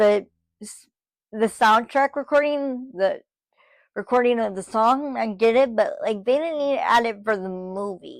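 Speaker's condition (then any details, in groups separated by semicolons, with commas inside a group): Cerebral palsy, spastic; from birth, muscle spasms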